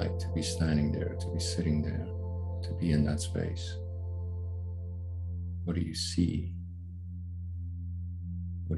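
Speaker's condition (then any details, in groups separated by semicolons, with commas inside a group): No condition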